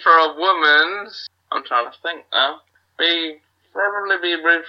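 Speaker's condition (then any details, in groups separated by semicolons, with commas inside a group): Cerebral palsy; wheelchair user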